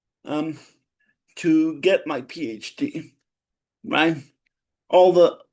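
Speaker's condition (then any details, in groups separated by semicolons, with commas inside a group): Cerebral palsy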